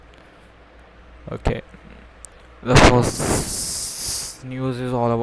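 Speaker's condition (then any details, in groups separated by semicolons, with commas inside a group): No condition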